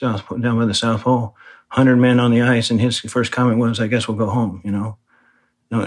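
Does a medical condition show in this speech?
Yes: Parkinson's disease; right-sided weakness noticed on long group bike ride, diagnosed by neurologist, confirmed by second opinion.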